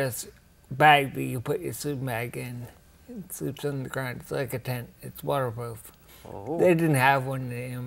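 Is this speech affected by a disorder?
Yes: ataxia; rare, progressive.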